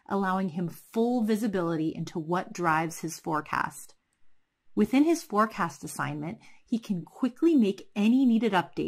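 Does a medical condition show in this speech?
No.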